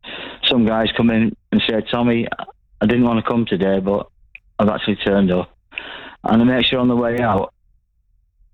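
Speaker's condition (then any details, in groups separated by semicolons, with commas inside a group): Parkinson's disease; diagnosed 2013, initial denial, attends rocksteady boxing exercise and voice activation sessions; slowed movements, hand shaking, difficulty getting words out while talking; some difficulty finding words, words hard to get out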